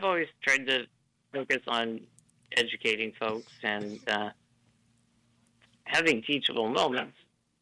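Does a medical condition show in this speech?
Yes: Duchenne muscular dystrophy; diagnosed at age 3, power chair since about age 10, no ventilator earlier in life; uses a ventilator to breathe; ventilator may be audible, speech cadence slightly different.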